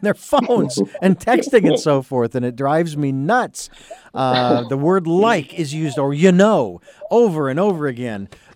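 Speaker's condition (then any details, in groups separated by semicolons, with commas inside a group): No condition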